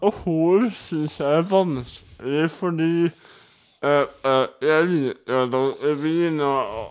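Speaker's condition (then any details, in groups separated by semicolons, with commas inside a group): Cerebral palsy; wheelchair user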